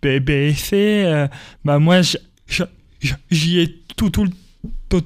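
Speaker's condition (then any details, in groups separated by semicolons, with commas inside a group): Stuttering; stuttering since early childhood at school, speech therapy helped, told elimination almost impossible; age 28, lives with stuttering and accepts it; stuttering persists, described by him as an accent; repeated sounds, prolonged sounds, blocks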